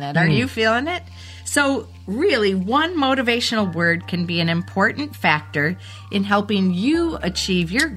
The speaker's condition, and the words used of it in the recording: No condition.